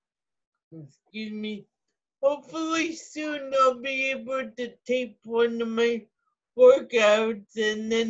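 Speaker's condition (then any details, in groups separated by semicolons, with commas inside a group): Cerebral palsy, spastic ataxic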